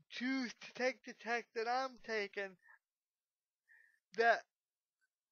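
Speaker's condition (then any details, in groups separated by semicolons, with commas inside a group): Cerebral palsy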